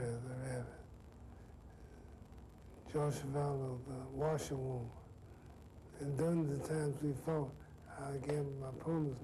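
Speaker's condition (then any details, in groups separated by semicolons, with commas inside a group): Parkinson's syndrome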